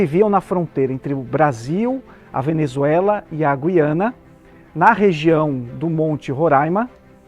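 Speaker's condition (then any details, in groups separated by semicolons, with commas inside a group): No condition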